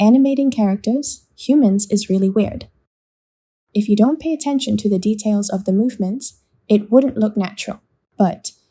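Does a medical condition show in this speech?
No.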